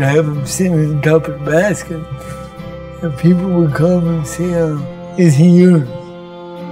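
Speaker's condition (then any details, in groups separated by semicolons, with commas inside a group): Cerebral palsy; from birth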